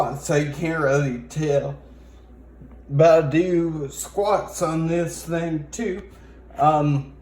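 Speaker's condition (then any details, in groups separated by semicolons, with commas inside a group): Brain injury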